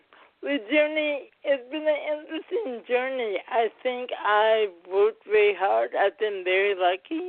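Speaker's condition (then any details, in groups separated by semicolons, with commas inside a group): Cerebral palsy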